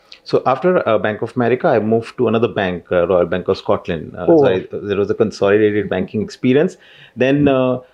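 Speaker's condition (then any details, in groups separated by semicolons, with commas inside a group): No condition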